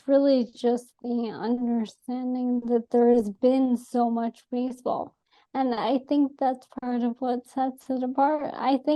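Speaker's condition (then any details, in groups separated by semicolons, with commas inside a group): ALS; atypical case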